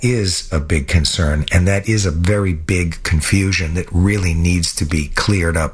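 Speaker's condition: No condition

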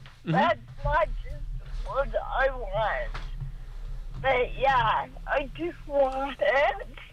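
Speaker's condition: Cerebral palsy, mild; slight speech impediment, capable of speaking, perfectly understood by hosts

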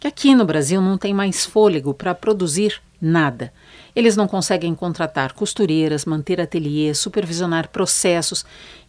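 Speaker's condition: No condition

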